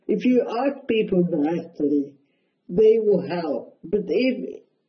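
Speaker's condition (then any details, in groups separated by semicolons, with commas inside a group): Cerebral palsy, mild; speech affected a bit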